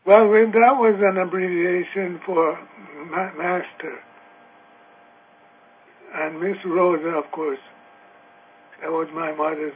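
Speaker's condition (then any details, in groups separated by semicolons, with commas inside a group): Parkinson's; severe Parkinson's, age 82, weak airflow, cannot sustain saxophone, flute or clarinet for whole gig; choppy, strain audible in voice, stressful to speak, may have difficulty speaking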